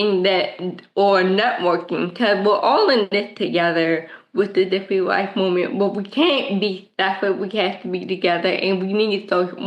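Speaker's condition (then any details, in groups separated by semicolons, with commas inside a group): Cerebral palsy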